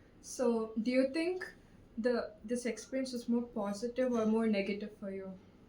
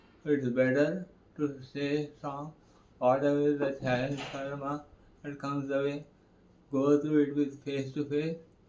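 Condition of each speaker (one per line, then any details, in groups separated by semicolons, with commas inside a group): No condition
Parkinson's; left side rigidity; over 5 years since diagnosis, slightly improved movement; speech deteriorating, chewing difficult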